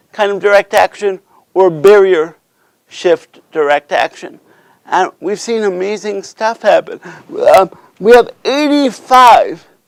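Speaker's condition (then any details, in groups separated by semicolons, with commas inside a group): Cerebral palsy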